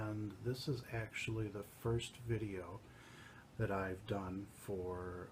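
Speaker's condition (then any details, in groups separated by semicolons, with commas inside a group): No condition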